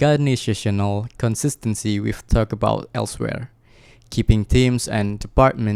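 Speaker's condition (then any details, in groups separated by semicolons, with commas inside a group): No condition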